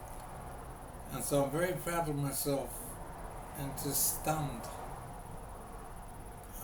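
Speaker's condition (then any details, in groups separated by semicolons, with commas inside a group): Brain injury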